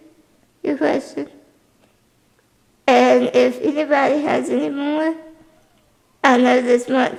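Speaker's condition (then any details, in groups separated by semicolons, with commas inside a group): Spinal muscular atrophy type 2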